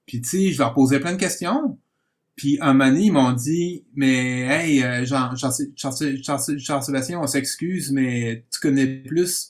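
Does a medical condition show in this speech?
Yes: stuttering; stuttering since birth, described as genetic, present while growing up; working on stuttering through acceptance and normalization, member of Association Bégaiement Communication (ABC); stutters less as acceptance and understanding grow, better control of stuttering; here repeated sounds.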